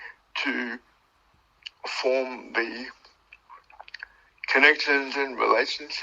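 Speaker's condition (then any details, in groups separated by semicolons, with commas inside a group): Cerebral palsy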